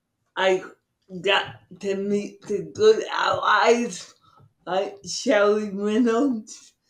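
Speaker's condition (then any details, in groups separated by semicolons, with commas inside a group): Cerebral palsy; from birth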